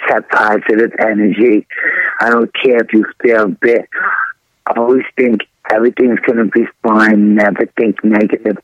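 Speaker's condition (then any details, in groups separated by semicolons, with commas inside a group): Throat cancer; trouble swallowing at onset, first treated as strep, later unable to swallow or breathe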